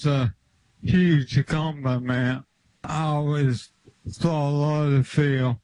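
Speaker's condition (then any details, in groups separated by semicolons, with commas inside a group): ALS; limb onset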